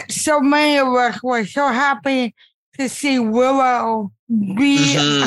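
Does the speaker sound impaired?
Yes: cerebral palsy; impaired speech.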